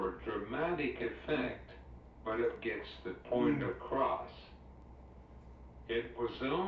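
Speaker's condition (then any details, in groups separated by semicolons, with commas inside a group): Cerebral palsy, speech-generating device; uses AAC devices to be understood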